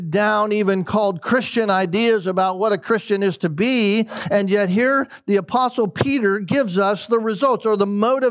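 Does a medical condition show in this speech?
No.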